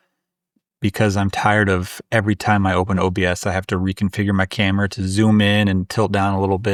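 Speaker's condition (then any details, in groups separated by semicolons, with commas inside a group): No condition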